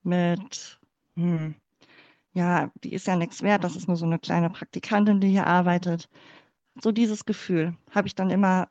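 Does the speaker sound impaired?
Yes: cleft palate; congenital.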